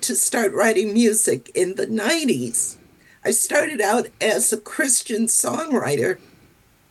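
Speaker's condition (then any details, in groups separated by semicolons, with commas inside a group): Spasmodic dysphonia; vocal tremors, treated with Botox injections in throat; Botox injection in throat day before recording; voice a little shaky after recent Botox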